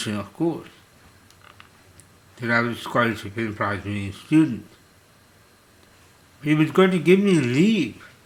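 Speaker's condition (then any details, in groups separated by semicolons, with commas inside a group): Slurred speech from poisoning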